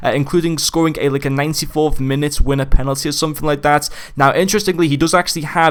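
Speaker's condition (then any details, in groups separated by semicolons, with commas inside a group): No condition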